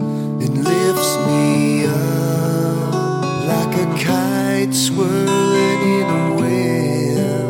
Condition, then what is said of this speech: No condition.